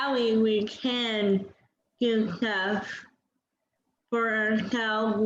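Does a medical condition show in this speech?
Yes: cerebral palsy.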